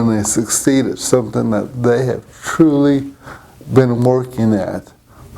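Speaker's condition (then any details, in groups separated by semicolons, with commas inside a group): Cerebral palsy; present from birth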